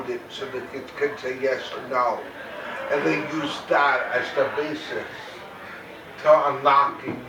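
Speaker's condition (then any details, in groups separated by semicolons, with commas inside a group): Cerebral palsy; very mild form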